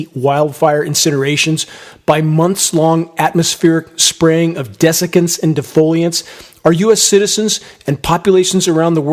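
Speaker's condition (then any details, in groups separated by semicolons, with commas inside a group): No condition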